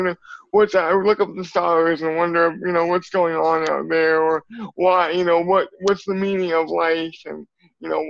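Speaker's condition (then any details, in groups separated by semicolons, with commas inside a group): Cerebral palsy; from birth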